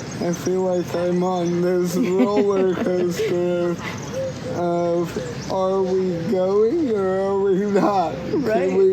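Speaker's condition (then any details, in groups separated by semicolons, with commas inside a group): Cerebral palsy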